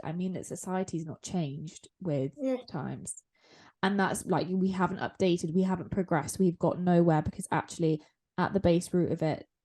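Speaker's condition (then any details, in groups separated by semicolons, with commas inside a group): No condition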